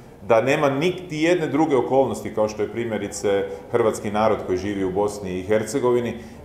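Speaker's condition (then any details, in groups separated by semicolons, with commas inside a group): No condition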